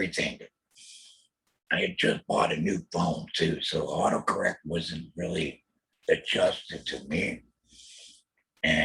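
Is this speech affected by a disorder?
Yes: total laryngectomy.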